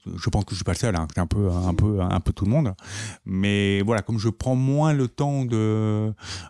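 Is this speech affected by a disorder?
Yes: profound deafness from birth; profound congenital deafness, behind-the-ear hearing aids, cued speech (LPC), sign language learned later, younger sister also deaf; perceives sounds, half lipreading half hearing, must see speaker, group talk tiring, video relay centre for calls.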